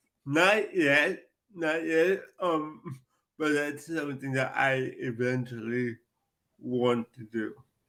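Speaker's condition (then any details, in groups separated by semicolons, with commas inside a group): Cerebral palsy; cerebral palsy from birth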